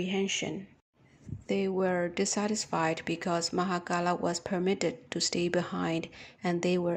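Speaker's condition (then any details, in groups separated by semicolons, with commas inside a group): No condition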